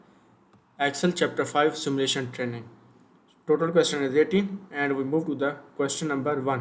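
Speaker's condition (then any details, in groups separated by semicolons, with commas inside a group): No condition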